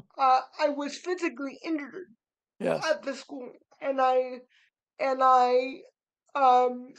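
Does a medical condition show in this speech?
Yes: cerebral palsy; spastic.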